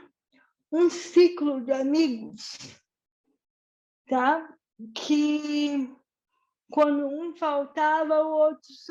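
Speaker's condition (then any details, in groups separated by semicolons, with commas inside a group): Cerebral palsy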